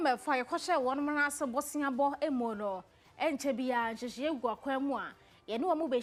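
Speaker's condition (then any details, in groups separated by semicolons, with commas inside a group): No condition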